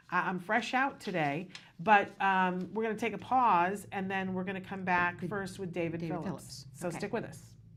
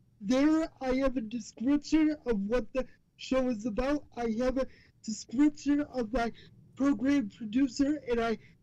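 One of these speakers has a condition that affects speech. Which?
The second: cerebral palsy.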